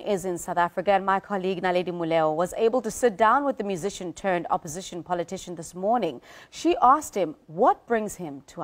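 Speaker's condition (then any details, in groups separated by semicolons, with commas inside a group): No condition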